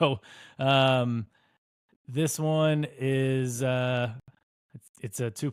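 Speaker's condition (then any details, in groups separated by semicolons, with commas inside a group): No condition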